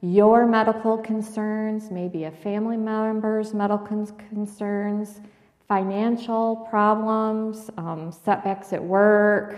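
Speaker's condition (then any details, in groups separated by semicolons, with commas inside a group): No condition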